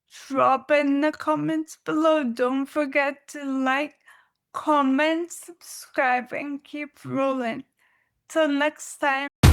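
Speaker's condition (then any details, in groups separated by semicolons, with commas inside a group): Dystonia; neurological movement disorder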